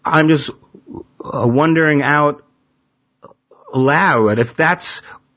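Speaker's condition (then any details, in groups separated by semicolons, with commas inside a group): Stuttering; person who stutters, working on stuttering, okay stuttering in front of people; anxiety about stuttering or social communication has paralyzing effect; blocks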